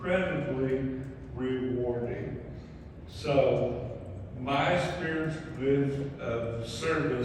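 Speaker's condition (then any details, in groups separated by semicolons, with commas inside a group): ALS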